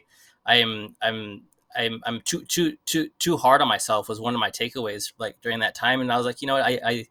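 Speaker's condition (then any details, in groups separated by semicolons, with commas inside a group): Stutter; stutter since childhood, never addressed as stuttering, talked a lot and fast, constantly told to slow down; adult, repeats words, gets stuck on words, often cannot start sentences, stutter also obstacle in Spanish; word repetitions, blocks at sentence start, stutters in Spanish too; repeated words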